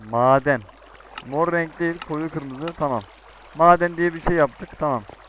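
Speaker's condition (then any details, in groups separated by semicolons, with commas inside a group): No condition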